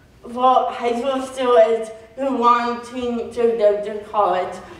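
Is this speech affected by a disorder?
Yes: cerebral palsy; phone speech misunderstood.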